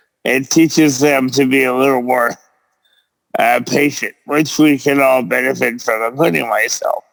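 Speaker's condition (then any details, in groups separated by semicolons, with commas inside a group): Cerebral palsy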